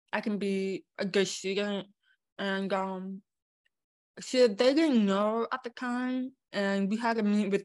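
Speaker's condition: Born deaf; congenital deafness

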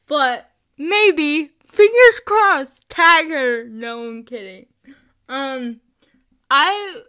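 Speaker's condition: Cerebral palsy; chronic illness and disability

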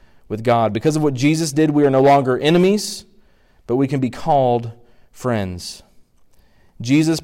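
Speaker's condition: No condition

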